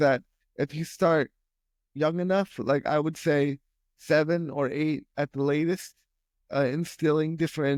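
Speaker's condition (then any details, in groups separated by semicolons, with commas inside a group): Spastic quadriplegic cerebral palsy; speech impediment from brain injury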